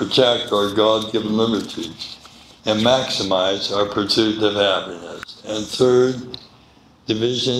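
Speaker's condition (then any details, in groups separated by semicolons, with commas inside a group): Medical condition affecting speech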